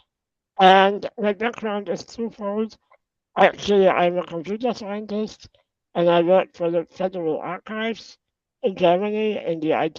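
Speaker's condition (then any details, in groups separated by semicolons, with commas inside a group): Spinal muscular atrophy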